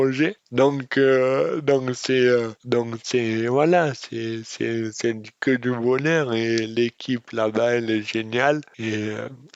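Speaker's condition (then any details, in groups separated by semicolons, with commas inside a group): Dystonia; speech disorder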